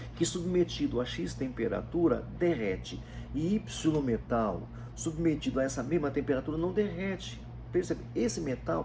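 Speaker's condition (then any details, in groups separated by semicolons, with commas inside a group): No condition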